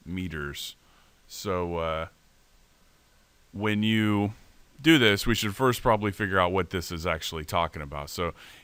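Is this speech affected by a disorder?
No.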